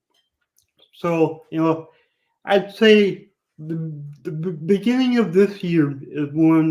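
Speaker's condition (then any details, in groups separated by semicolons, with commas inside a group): Cerebral palsy; speech noticeably affected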